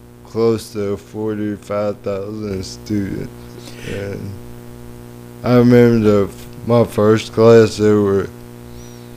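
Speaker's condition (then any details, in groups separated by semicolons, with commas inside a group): Cerebral palsy; lifelong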